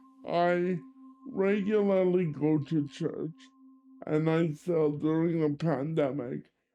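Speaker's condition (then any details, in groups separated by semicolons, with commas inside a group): Cerebral palsy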